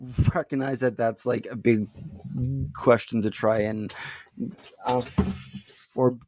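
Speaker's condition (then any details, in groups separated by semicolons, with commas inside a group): Stuttering; not stuttering much during this interview; little stuttering currently; blocks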